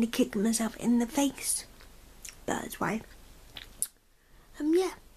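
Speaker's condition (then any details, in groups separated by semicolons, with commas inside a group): Cerebral palsy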